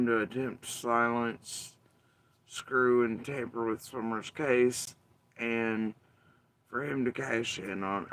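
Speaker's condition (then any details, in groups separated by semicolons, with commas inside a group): Facial paralysis after surgery; tongue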